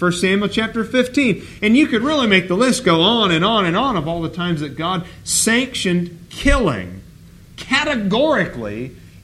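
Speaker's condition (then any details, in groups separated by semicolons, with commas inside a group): No condition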